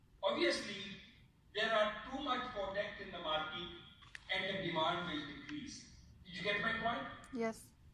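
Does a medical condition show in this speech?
No.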